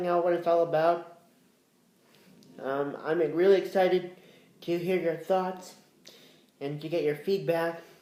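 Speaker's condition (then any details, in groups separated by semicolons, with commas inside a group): Cerebral palsy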